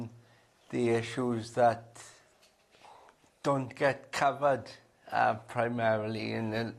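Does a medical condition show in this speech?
Yes: cerebral palsy.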